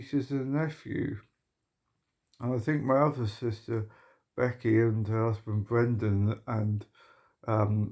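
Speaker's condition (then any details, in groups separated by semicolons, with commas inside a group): Motor neuron disease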